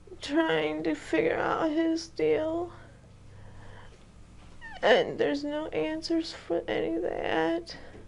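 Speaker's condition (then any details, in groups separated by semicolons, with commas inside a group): Multiple sclerosis; one hand affected; onset two years ago, aggressive fast progression, unable to work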